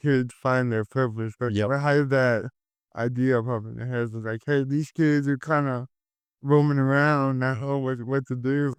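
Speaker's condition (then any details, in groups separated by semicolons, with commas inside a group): Cerebral palsy; caused by stroke at birth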